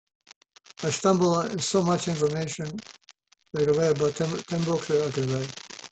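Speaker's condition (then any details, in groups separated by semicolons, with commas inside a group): Parkinson's disease; Parkinson's known 14 years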